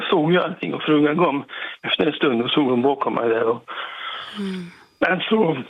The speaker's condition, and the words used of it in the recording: Parkinson's disease. Så att jag är slags ruven nere i halsen.